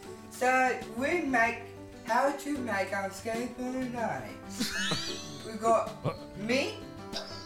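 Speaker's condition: Down syndrome; words hard to make out, carrot misheard as coward

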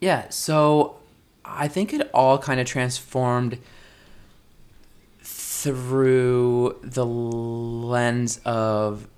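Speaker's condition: Stuttering; no longer uses fluency techniques, stutters openly including in acting; fluent when singing, formerly word switching and circumlocution, hiding caused tension and struggle; prolonged sounds, blocks

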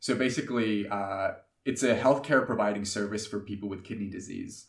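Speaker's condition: No condition

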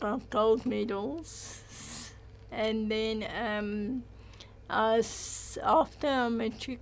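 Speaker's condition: Cerebral palsy; others asked if drunk or why speech sounded funny

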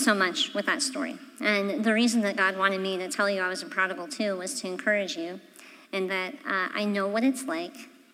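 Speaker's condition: Cleft palate; congenital

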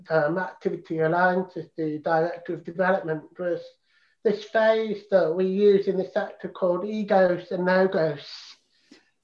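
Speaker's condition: Profound deafness; congenital

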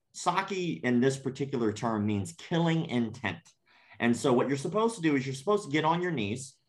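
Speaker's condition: Cleft palate; scars on face

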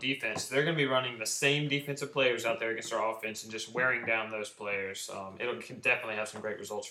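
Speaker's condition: No condition

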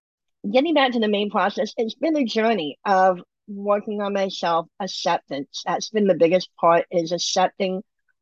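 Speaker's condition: Bilateral cleft lip and palate; congenital

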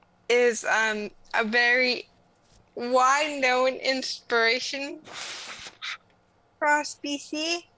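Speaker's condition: Cerebral palsy; congenital spastic cerebral palsy

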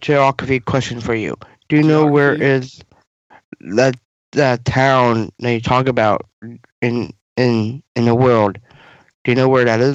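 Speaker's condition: Down syndrome

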